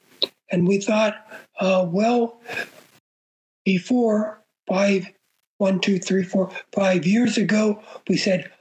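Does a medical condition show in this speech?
Yes: aphasia after stroke; stroke almost 5 years ago, resulting aphasia; says talking will be okay for the interview.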